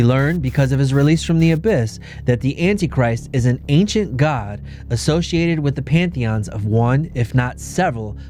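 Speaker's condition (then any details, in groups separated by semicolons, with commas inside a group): No condition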